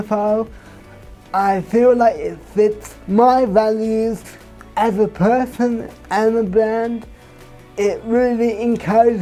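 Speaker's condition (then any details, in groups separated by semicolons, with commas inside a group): Cerebral palsy; from birth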